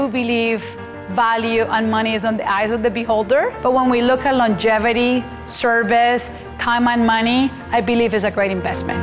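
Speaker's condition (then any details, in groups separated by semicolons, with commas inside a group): No condition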